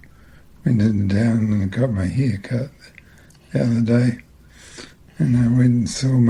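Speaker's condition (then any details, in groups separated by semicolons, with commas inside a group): Multiple system atrophy; progressing for months, speech therapy; voice declining fast, voice banked, suspected vocal cord paralysis affecting breathing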